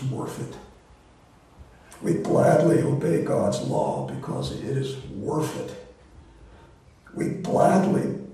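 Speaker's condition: Voice disorder; not contagious

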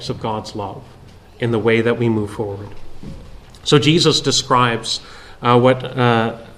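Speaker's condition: No condition

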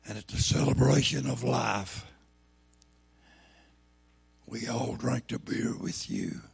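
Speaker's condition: Throat cancer, lost vocal cord; kept trying to preach with no voice

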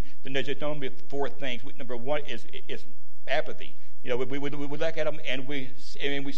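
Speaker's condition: Stuttering; stutter as usual way of talking, recent neck surgery; throat may get scratchy during talk, Halls lozenges at hand; worse when unwell, mistaken for stroke by Life Squad paramedics; repeated words

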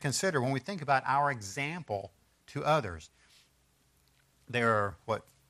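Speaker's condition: No condition

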